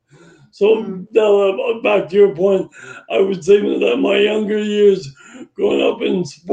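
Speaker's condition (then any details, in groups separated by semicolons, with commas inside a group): Brain injury; could not speak or eat, tube fed, speech therapy, speech improving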